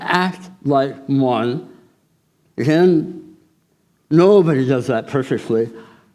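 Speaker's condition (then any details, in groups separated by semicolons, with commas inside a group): Tongue cancer surgery; 30% right tongue removed, radiation, chemo, half mandible titanium; about 10 years post-treatment, jaw fracture, four surgeries; noticeable diction difficulties, swallowing and saliva problems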